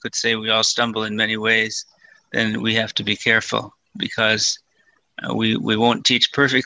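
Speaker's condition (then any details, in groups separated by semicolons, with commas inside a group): Parkinson's disease, mild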